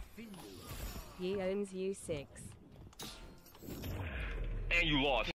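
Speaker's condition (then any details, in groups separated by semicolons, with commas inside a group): No condition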